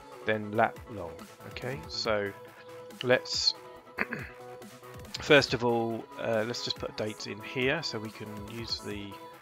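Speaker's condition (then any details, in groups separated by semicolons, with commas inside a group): No condition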